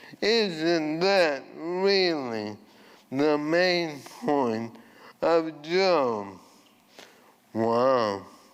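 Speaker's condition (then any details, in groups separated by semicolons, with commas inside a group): ALS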